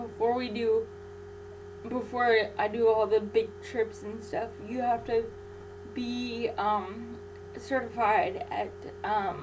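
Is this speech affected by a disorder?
Yes: cerebral palsy; caused by stroke at age one, wheelchair user; able to talk.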